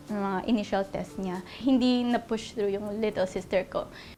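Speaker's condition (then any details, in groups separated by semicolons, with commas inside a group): No condition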